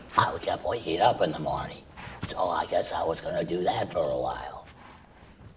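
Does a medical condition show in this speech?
Yes: laryngectomy for laryngeal cancer.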